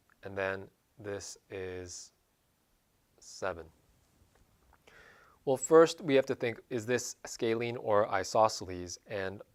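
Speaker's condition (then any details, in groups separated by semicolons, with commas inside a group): No condition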